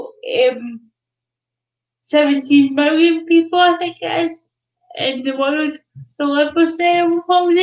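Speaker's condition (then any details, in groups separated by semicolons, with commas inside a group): Cerebral palsy; predicted never to talk, now talks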